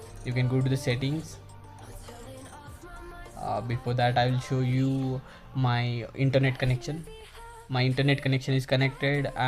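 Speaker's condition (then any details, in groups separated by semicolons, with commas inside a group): No condition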